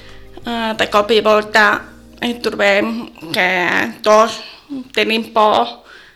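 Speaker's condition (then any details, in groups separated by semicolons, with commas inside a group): Deafness from birth, congenital; communicates by lip reading since always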